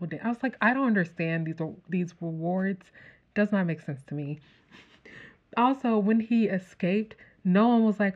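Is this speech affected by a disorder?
No.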